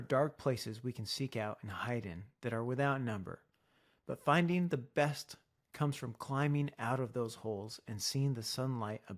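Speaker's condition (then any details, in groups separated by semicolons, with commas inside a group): No condition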